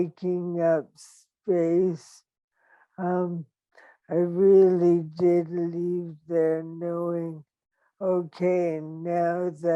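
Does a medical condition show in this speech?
Yes: ALS.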